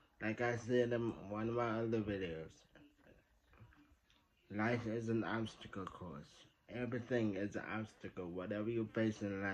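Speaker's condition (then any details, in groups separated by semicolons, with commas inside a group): Traumatic brain injury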